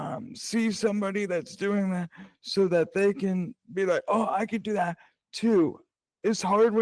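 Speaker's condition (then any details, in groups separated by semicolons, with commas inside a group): Cerebral palsy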